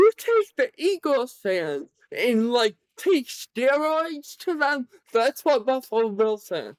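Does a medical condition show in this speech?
Yes: cerebral palsy; present from birth, severe.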